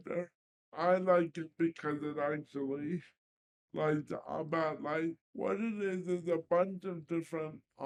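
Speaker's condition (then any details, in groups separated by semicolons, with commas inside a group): Cerebral palsy; limited hand dexterity, cannot write, uses wheelchair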